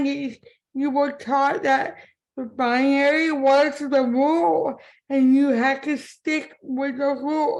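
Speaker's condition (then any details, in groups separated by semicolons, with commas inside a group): Cerebral palsy; from birth; impaired speech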